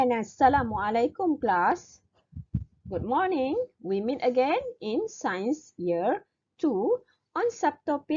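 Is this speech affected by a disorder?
No.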